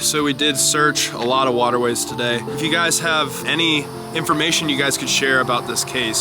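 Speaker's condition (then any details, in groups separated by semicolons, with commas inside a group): No condition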